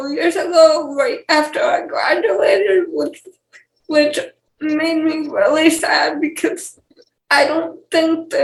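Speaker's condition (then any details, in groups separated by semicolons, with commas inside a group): Cerebral palsy; wheelchair user; speech issues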